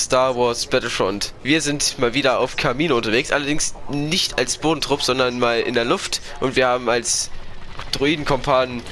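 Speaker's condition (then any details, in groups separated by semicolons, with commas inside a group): No condition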